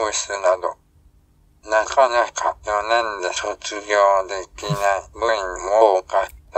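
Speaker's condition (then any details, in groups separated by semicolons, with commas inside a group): ALS, speech-generating device; voice synthesis from own recorded voice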